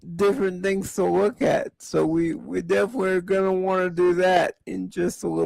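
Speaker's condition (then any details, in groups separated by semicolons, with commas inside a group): Cerebral palsy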